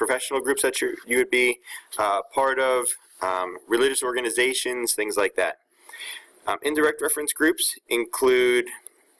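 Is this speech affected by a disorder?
No.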